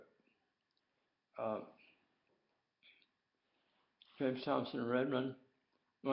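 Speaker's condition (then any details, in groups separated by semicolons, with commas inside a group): Tongue cancer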